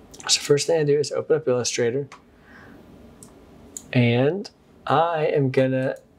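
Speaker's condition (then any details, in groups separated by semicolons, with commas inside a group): No condition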